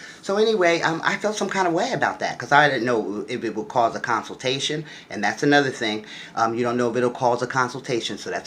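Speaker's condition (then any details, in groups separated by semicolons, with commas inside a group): No condition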